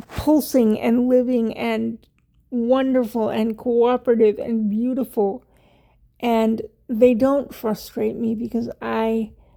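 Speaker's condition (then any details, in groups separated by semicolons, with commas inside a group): Cerebral palsy; wheelchair user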